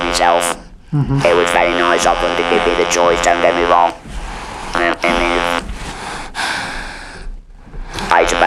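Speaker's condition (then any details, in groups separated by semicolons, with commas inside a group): Laryngeal cancer with laryngectomy; laryngeal squamous cell carcinoma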